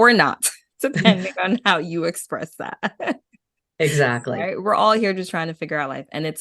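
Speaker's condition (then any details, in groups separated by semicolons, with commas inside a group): No condition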